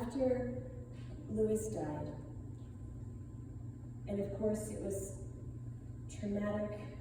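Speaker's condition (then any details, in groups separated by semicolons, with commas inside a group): No condition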